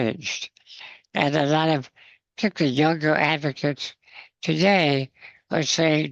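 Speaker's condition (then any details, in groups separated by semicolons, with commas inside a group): Spinal muscular atrophy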